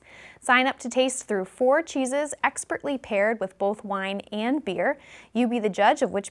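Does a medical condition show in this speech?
No.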